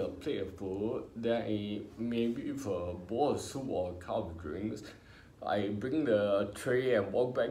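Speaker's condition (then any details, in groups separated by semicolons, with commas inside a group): Ataxia; affects talking, speaking used as speech therapy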